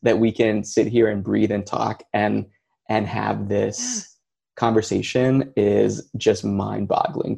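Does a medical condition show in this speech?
Yes: stuttering, mild; onset age three, childhood word switching, no school therapy, two-week intensive fluency shaping, basal ganglia timing; still stutters, slight stutter, still works at speech, much easier than before; feared sounds k, speaking more difficult; here repeated words, prolonged sounds.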